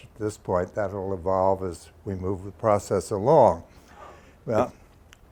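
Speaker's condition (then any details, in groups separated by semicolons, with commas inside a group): No condition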